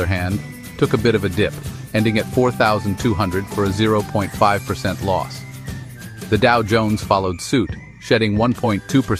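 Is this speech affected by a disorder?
No.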